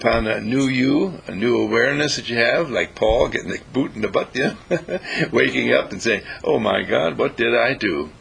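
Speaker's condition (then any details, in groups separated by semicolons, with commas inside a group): No condition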